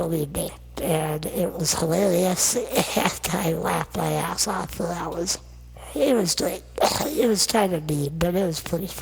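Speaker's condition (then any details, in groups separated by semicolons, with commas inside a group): Non-progressive muscular dystrophy; rare non-progressive form, congenital, body bent, electric wheelchair; age 45, ventilator 24/7 since age 11; ventilator for breathing and talking, voice slightly different, ventilator noises, throat clearing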